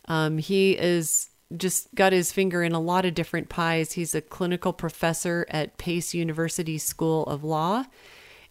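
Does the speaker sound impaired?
No.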